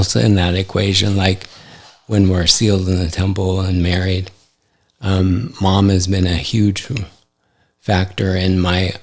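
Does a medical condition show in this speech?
Yes: ALS; affects hand function.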